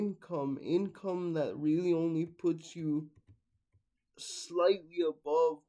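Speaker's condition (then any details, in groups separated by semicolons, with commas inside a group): Cerebral palsy, mixed, mild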